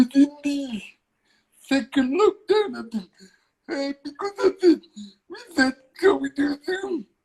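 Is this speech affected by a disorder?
Yes: cerebral palsy.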